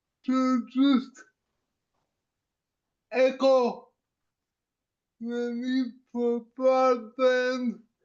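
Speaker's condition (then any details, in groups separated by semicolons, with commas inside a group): Cerebral palsy; limited use of the hands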